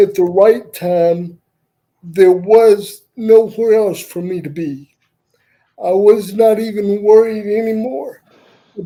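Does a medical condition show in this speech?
Yes: cerebral palsy; wheelchair user.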